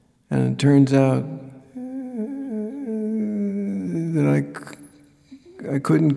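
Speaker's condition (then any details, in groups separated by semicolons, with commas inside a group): Parkinson's disease; Parkinson's diagnosed about ten years ago by neurologist, began with occasional right-hand tremor, buttoning difficulty; on medication with about hour-and-a-half window, freezes on stage, no fluidity, mainly movement trouble; less speech trouble than fellow actor Dan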